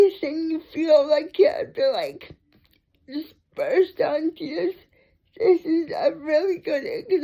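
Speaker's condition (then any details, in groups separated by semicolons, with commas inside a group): Cerebral palsy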